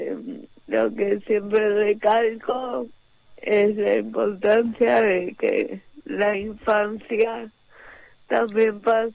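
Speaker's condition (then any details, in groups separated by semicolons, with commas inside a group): Cerebral palsy; physical disability affecting movement and posture; manner of speaking and moving affected, prompting others' prejudice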